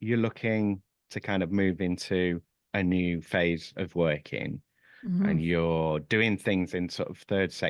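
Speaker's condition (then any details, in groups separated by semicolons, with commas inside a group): No condition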